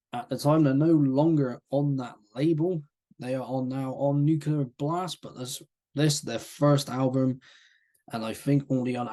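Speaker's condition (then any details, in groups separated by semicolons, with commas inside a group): No condition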